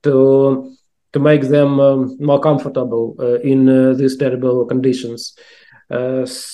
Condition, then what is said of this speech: No condition.